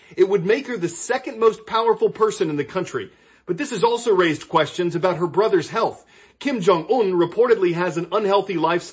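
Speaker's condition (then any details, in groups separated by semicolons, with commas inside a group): No condition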